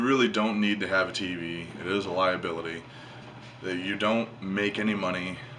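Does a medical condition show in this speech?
No.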